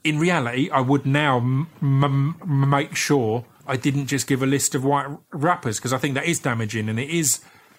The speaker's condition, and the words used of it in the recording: Stuttering. If I want help and can help my stammer, then great.